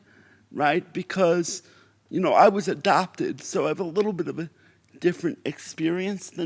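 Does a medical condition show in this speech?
Yes: cerebral palsy.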